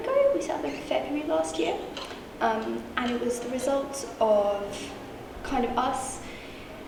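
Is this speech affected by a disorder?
No.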